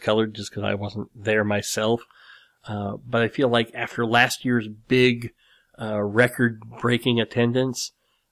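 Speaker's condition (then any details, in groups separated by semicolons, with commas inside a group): Cleft lip and palate; nose still slightly crooked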